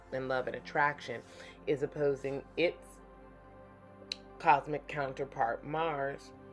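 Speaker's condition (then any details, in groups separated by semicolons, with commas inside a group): No condition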